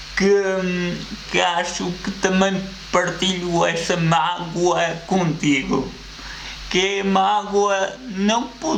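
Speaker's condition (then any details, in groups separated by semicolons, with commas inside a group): Cerebral palsy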